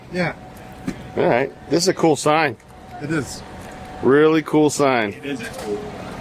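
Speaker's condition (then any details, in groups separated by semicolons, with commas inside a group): No condition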